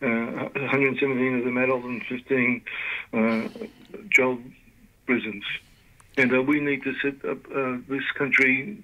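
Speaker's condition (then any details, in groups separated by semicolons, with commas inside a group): Parkinson's disease; diagnosed 2019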